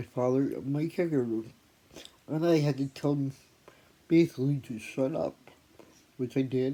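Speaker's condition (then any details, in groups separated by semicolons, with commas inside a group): Athetoid cerebral palsy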